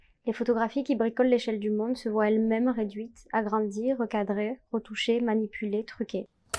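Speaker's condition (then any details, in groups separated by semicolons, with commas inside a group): No condition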